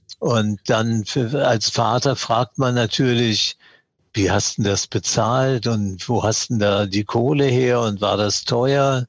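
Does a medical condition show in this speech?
Yes: Parkinson's disease; diagnosed 2016 around age 75, years of tremor before, family doctor blamed stage fright.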